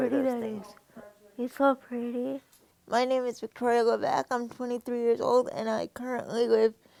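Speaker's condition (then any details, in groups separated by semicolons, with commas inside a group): Cerebral palsy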